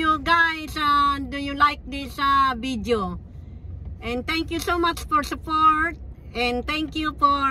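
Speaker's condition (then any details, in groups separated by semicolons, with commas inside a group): No condition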